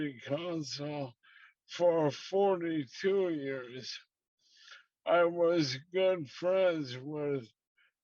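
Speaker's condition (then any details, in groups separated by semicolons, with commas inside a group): ALS; slow progressing form; affected, listeners may need repeats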